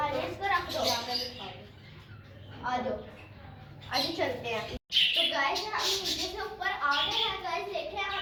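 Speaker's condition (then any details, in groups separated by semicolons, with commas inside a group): No condition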